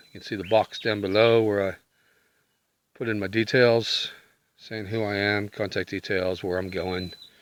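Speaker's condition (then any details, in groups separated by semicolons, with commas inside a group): No condition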